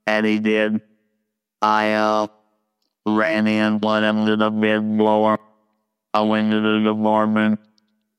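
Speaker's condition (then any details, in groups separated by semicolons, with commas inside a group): Laryngectomy, total laryngectomy with electrolarynx; hard to understand at first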